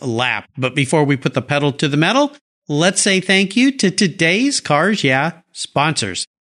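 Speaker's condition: No condition

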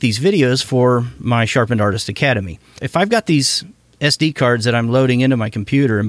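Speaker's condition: No condition

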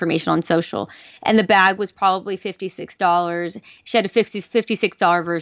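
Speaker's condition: No condition

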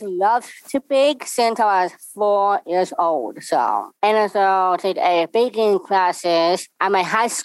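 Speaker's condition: Down syndrome; congenital

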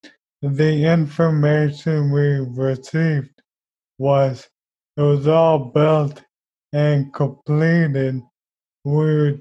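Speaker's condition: ALS; wheelchair built, arriving in about a week; expects to lose speech, plans typed synthetic voice device; still speaks but less coherent and audible, will later type everything out

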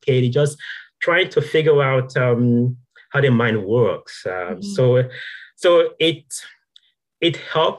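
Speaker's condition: Stuttering; stuttering since childhood, fluency shaping therapy of little benefit, later covert stutterer; ongoing stuttering, sometimes quite bad; blocks, worse with fear, shame and focus on techniques, harder in groups; repeated words, prolonged sounds

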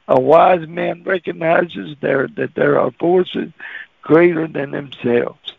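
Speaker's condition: Cerebral palsy; cerebral palsy voice

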